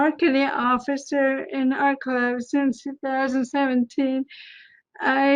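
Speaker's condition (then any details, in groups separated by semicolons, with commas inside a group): Cerebral palsy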